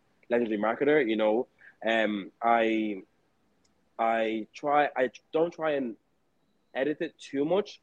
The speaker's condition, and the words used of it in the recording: Stuttering. I don't know if people noticed, but I have a, a slight stammer, and I just stammered while I said